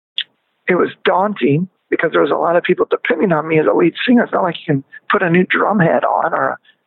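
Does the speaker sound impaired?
Yes: spasmodic dysphonia; onset at peak of singing career, diagnosed 2 or 3 years after band shut down; voice lost power, grew weaker, lost control, could not hit notes, range shrank high and low.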